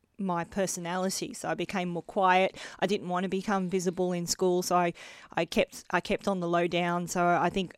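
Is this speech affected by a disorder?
Yes: bilateral cleft lip and palate; congenital bilateral.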